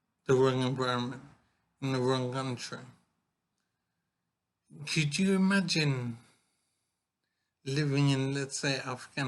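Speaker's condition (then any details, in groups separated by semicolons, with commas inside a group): Brain injury; severe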